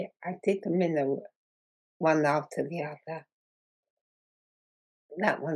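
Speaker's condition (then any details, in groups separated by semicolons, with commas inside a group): Muscular dystrophy; progressive muscle wasting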